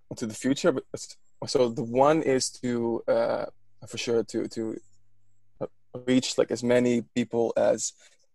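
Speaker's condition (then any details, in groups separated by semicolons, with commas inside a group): Stuttering; stuttering during recording; own stuttering noted by speaker during conversation; repeated words, blocks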